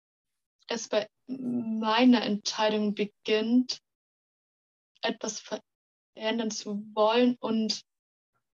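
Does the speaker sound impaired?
Yes: stuttering; stuttering since kindergarten age, many logopedists and speech therapists, stuttering therapy groups with other stutterers; part-word and word repetitions, we wegzulaufen; here blocks.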